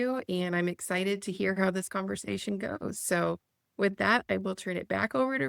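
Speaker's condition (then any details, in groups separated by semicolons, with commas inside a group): No condition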